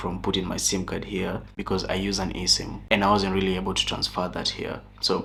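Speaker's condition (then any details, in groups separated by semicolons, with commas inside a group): No condition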